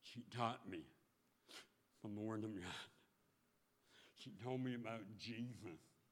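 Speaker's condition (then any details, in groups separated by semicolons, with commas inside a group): Speech impediment; mirror under lips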